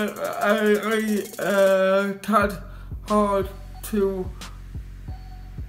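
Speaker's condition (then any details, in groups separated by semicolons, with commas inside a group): Cerebral palsy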